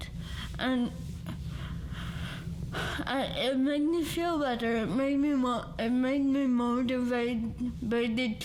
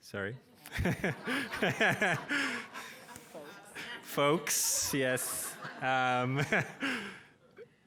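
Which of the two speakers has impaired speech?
The first: cerebral palsy.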